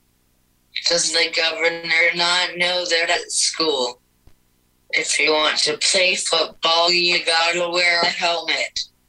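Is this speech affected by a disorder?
Yes: cerebral palsy, through a speech-generating device; wheelchair user, vulnerable to COVID complications; speaks through communication app on iPad, types on keyboard with nose.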